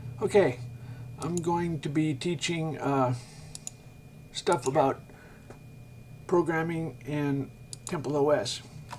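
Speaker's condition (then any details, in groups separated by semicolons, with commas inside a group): No condition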